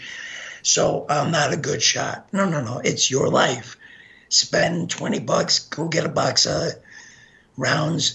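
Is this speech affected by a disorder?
Yes: gunshot injury to voice box; face bullet ripped esophagus.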